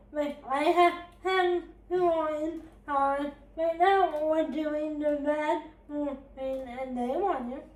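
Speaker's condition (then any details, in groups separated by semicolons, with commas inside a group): Cerebral palsy, spastic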